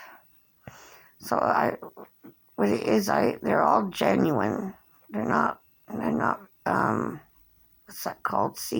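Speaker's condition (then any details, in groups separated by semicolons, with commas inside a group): Cerebral palsy; since birth, hand tremors; age 57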